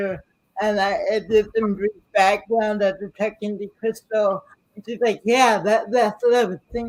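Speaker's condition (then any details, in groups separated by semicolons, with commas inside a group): Cerebral palsy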